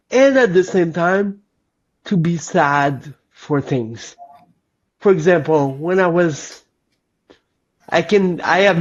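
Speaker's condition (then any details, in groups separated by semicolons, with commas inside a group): Cerebral palsy; lifelong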